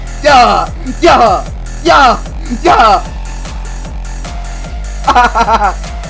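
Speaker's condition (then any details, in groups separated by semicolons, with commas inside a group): No condition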